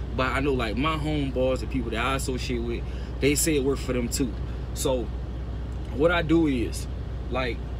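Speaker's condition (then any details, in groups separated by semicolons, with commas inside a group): No condition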